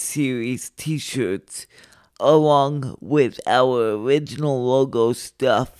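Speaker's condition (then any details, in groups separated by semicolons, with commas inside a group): Cerebral palsy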